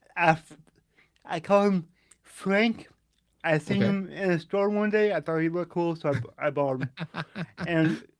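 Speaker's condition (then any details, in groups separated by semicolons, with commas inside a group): Cerebral palsy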